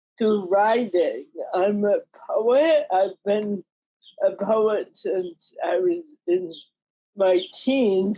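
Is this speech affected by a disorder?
Yes: cerebral palsy; mild.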